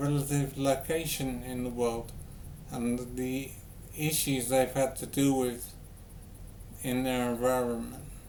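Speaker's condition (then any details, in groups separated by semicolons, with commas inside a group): Brain injury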